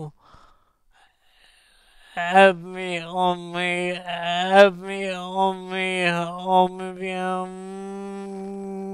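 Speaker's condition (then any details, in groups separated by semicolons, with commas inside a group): Cerebral palsy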